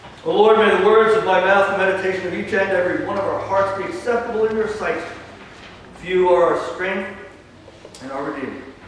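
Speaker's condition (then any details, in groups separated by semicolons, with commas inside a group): No condition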